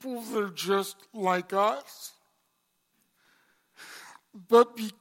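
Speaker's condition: Cerebral palsy; congenital

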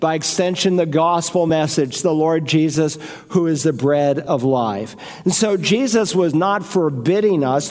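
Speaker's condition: No condition

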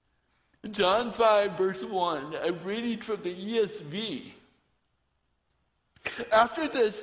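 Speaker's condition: Torsion dystonia; drug-free

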